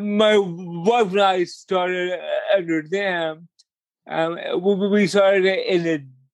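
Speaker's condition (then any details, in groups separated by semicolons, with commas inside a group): Cerebral palsy; slower movement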